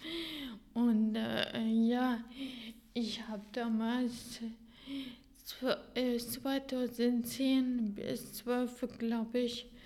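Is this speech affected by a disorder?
Yes: ataxia; hereditary ataxia, nerve disease, 100% disability status assessed last year; pronounced, several years since onset, weekly speech, occupational and physiotherapy, rehab clinic exercises; limited speech ability, communication impaired.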